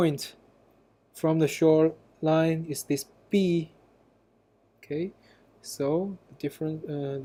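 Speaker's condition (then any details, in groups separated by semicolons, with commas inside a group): No condition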